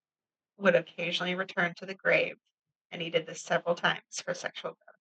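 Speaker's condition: No condition

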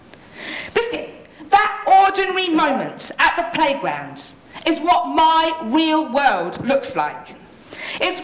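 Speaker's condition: Tourette syndrome; neurological, uncontrollable movements and noises called tics, several daily seizure-like ticking fits, support worker helps; vocal tics interrupt speech, involuntary words and phrases, ticking fits cause complete loss of speech control

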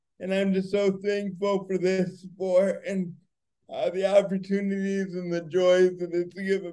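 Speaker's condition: Cerebral palsy; wheelchair user

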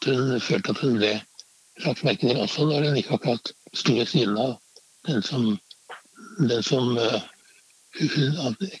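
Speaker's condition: Parkinson's disease; father also had Parkinson's after age 80

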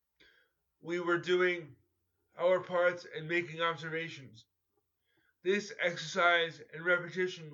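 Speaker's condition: Cerebral palsy; coordination issues, uses crutches

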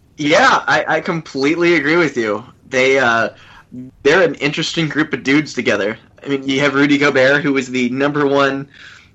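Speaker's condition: No condition

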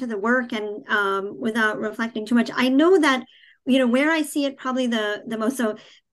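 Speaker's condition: Cleft palate, cleft palate without cleft lip; years with speech pathologist

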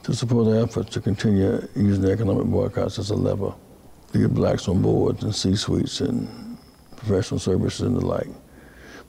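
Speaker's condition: Parkinson's disease; physical and occupational therapy

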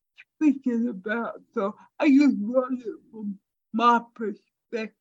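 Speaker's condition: Cerebral palsy; speech impairment

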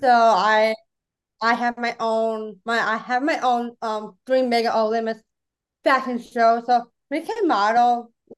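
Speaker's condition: Down syndrome; born without esophagus

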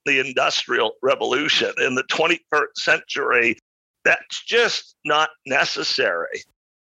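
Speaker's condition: Spasmodic dysphonia; rare neurological voice disorder, adult onset, came on quickly, no known cause or cure; voice choppy and broken, felt like seatbelt tightening around neck, talked less to protect voice

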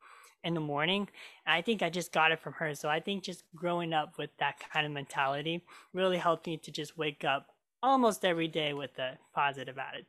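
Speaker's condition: Cleft lip and palate; major closure surgery

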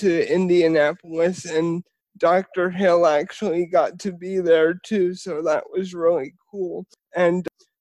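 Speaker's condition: Spastic cerebral palsy

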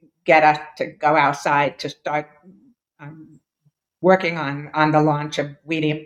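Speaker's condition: Deafness; diagnosed as toddler

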